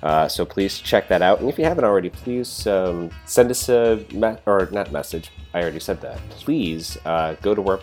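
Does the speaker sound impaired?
No.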